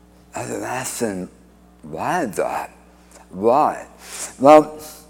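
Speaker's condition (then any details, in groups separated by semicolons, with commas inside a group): Speech impediment after cancer surgery; incurable recurrent cancer in mouth floor and tongue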